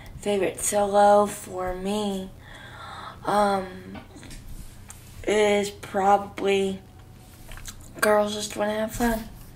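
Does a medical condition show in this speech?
Yes: cerebral palsy.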